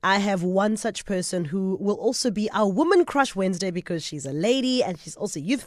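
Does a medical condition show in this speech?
No.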